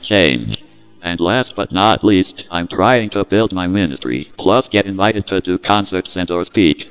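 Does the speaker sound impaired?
Yes: cerebral palsy; own speech hard to understand.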